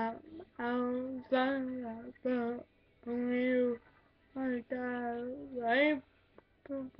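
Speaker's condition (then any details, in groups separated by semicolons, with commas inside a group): Cerebral palsy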